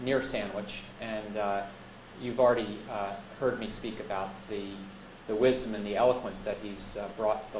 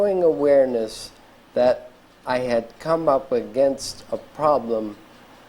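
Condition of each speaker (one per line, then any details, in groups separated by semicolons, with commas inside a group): No condition
ALS; diagnosed eight years ago, at age 35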